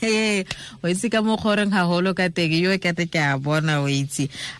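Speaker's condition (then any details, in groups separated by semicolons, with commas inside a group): No condition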